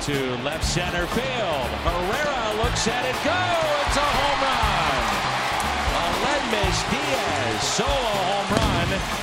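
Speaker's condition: No condition

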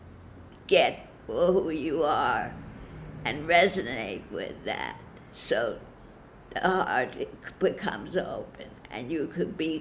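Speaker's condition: Parkinson's disease; followed own path

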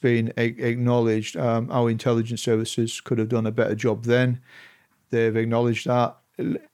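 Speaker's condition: No condition

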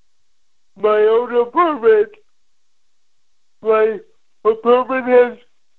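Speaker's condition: Cerebral palsy; CBD and whole plant relax muscles

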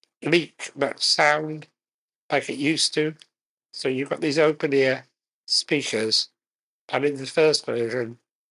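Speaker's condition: Muscular dystrophy; very slowly progressive muscular dystrophy

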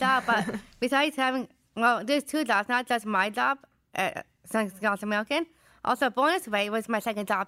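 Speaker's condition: Down syndrome; present since birth

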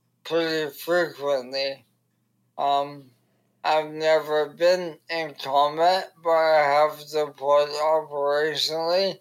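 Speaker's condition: ALS; dependent on wife

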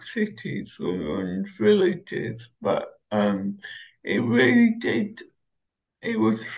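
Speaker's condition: Cerebral palsy; uses Omeo wheelchair

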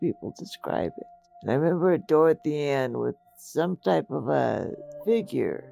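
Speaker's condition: Multiple system atrophy; brain does not signal breathing, must consciously blink, still talking, expects to lose voice

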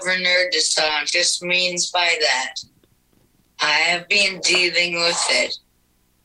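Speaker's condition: Cerebral palsy, speech-generating device; vulnerable to COVID complications

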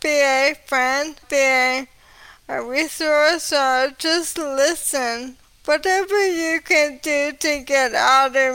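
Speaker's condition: ALS; quickly progressed to walking with cane

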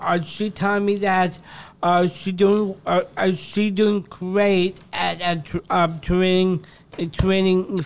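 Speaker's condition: Down syndrome; from birth

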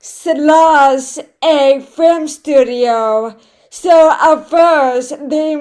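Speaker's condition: Cerebral palsy, right side

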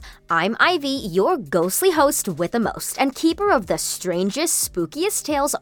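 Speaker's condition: No condition

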